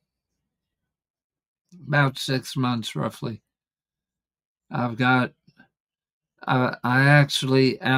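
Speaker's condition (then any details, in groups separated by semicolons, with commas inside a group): ALS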